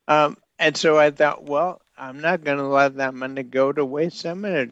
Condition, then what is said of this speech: ALS (motor neuron disease). Lou Gehrig's disease, and it's a neurological disease that affects nerves, muscles, and that's why I can't talk.